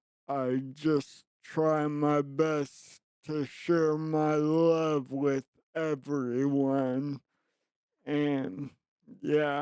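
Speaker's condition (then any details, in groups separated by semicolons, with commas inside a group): Traumatic brain injury; sports injury, emergency surgery, right-side ataxia or shaking; left-side driving adaptations, relearned movement, marathon training; initially could not speak, used signs before speech returned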